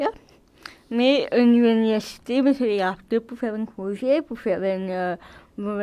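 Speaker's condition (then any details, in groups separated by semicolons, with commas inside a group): Cerebral palsy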